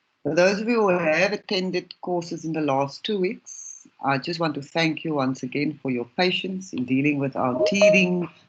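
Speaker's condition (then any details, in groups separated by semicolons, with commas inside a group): No condition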